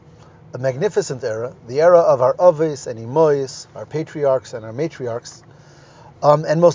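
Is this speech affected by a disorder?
No.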